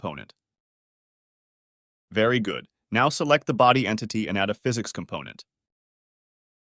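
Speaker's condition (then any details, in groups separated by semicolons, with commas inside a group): No condition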